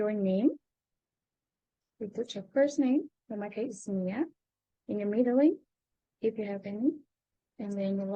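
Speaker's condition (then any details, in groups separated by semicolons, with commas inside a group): No condition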